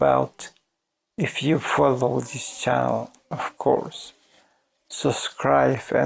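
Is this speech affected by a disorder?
Yes: ALS.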